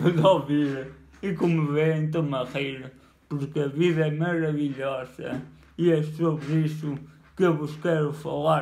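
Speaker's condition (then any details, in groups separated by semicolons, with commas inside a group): Cerebral palsy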